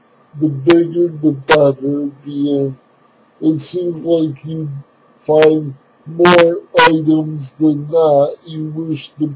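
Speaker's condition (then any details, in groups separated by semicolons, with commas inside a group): Cerebral palsy; speech impairment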